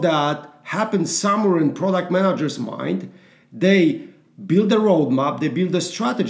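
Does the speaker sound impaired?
No.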